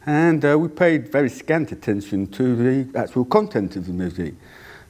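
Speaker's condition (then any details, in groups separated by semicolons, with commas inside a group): Deafness; cannot hear own voice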